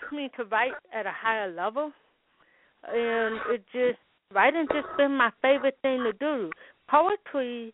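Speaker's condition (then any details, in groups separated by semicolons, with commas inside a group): Hearing loss with speech impediment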